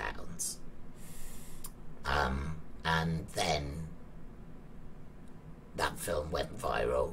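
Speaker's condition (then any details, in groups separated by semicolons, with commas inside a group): Laryngectomy; laryngectomy for thyroid cancer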